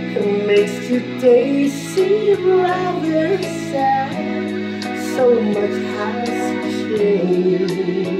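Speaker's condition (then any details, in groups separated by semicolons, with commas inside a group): No condition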